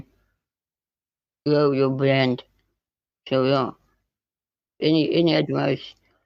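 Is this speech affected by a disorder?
Yes: spinal muscular atrophy type 2.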